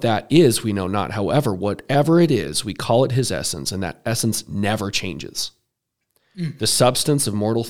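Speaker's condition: No condition

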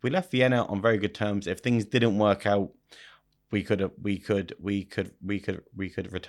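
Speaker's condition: Stutter; about five times worse when speaking German; repeated words

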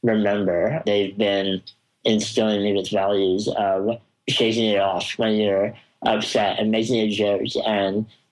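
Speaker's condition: Spinal muscular atrophy; congenital, progressive muscle wasting, never walked, crawled or sat unassisted, wheelchair since about age two; jaw and tongue weakness affects talking, may be difficult to understand, described as mumbly

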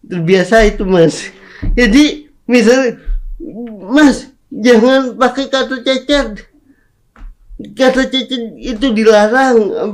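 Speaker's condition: Cerebral palsy; congenital cerebral palsy

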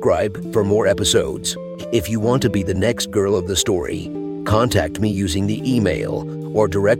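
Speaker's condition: No condition

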